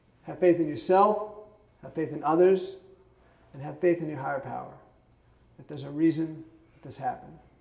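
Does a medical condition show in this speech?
Yes: Parkinson's; some speech issues, ice water harms vocal cords, drinks warm water, speech therapy judged unnecessary.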